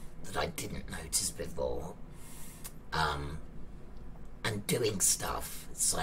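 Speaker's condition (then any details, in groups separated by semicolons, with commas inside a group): Laryngectomy; laryngectomy for thyroid cancer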